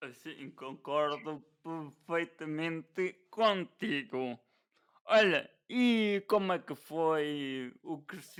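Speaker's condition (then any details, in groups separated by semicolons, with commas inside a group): Cerebral palsy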